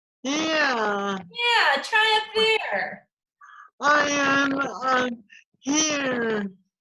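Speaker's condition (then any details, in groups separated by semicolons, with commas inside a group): ALS; symptoms vary daily; slower tongue, adequate breath support, voice fluctuates with energy, changed over five years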